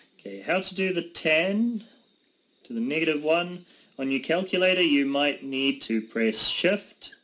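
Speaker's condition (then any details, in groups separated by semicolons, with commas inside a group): No condition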